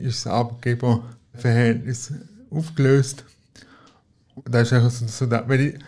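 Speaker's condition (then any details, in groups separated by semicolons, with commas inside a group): Cerebral palsy; from birth, physical not cognitive, wheelchair user, needs daily help, IV assistance model nearly 10 years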